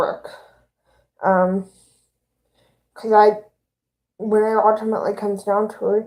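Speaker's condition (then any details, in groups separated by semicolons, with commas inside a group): Cerebral palsy; both hands affected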